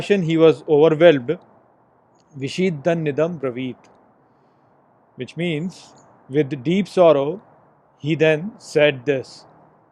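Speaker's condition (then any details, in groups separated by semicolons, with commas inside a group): No condition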